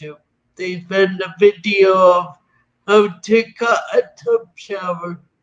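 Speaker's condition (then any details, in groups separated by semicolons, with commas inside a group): Cerebral palsy; atypical gait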